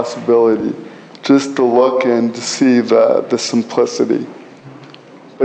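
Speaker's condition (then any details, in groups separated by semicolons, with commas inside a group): Cerebral palsy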